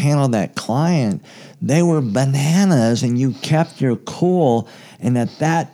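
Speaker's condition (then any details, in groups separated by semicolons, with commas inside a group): Cleft palate; congenital, very severe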